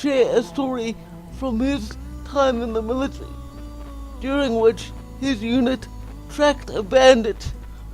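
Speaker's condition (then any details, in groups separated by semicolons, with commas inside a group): Quadriplegic cerebral palsy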